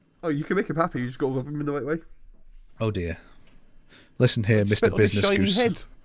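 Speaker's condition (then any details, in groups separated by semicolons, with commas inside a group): No condition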